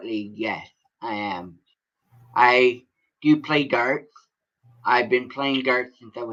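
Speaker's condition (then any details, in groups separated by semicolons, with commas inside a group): Cerebral palsy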